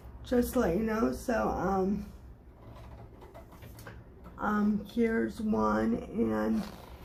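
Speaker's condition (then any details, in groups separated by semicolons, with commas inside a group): Cerebral palsy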